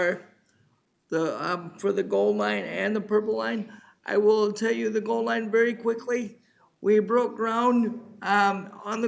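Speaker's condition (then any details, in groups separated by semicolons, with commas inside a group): Cerebral palsy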